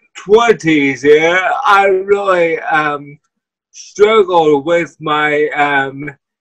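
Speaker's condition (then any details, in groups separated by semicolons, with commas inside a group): Cerebral palsy; voice and way of talking affected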